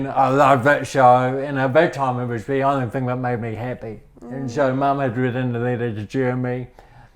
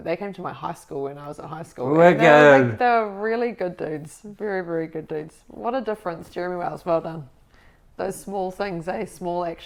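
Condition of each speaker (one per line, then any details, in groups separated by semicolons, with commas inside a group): Cerebral palsy; cerebral palsy, from birth; speech noticeably affected
No condition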